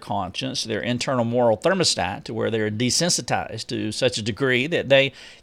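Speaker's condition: No condition

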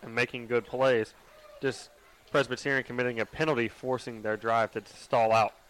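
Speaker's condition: No condition

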